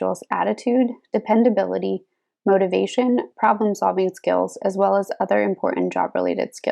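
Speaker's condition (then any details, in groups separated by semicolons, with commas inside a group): No condition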